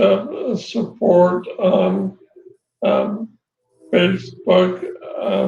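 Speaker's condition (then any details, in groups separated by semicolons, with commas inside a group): ALS; voice changed early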